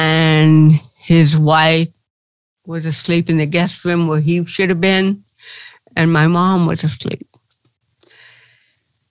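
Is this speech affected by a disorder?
Yes: cerebral palsy; since birth.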